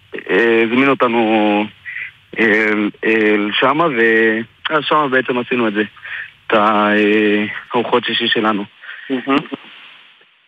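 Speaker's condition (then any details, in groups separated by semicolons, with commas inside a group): Stutter; mild stutter, self-described as slight; mentioned to listeners beforehand; prolonged sounds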